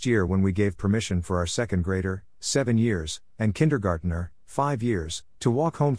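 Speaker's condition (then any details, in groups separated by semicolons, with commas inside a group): No condition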